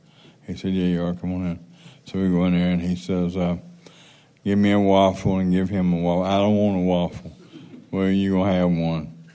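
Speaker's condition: Parkinson's; speaking seated instead of at podium because of fall risk

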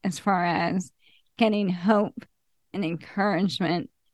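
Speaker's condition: ALS; very slow progression

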